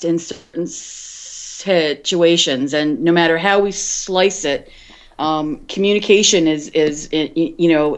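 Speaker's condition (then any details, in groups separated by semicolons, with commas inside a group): Stuttering; stuttering since childhood, onset around age five, covert into early 40s, hiding meant not talking; open about stuttering for about six years, considers self bivert; repetitions of whole words, part-words and phrases, Concerned, frequent um fillers; repeated words, prolonged sounds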